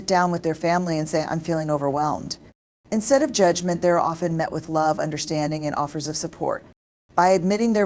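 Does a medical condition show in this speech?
No.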